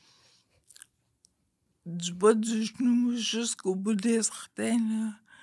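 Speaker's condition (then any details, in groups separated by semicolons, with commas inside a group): Friedreich's ataxia; degenerative, affects whole body; uses wheelchair, worsening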